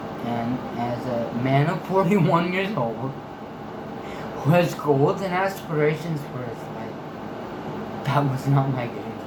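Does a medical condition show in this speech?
Yes: traumatic brain injury; relearned talking after coma.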